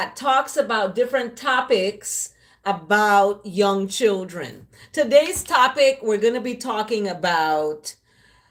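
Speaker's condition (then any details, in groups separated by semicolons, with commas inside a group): No condition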